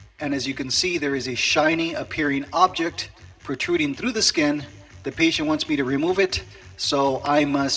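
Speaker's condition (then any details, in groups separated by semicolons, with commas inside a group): No condition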